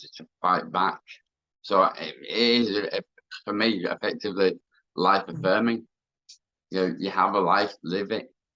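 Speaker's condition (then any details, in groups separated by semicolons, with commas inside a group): Mouth cancer; tumour under tongue base, bilateral neck node spread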